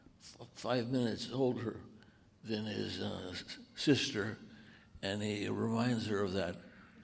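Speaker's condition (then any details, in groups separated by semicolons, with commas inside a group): Parkinson's; over 14 years since onset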